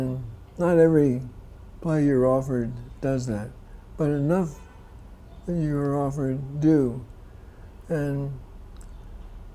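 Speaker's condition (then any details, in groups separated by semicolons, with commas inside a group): Parkinson's disease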